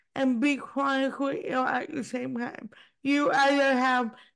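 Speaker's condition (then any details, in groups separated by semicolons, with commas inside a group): Cerebral palsy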